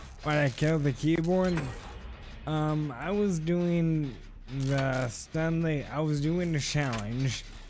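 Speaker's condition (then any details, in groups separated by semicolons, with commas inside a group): ALS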